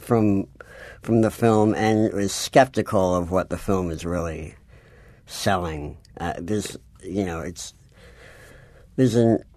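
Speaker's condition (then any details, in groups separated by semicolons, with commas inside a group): Cleft palate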